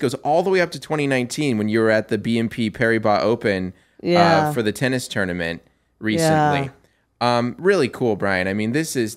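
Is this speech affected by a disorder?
No.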